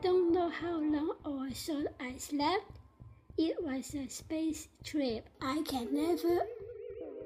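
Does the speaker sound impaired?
Yes: Down syndrome; developmental disability.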